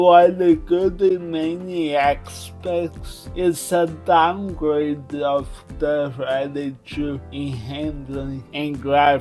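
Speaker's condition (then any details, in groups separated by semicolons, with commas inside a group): Cerebral palsy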